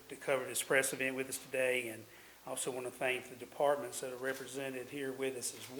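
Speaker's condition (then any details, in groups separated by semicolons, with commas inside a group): No condition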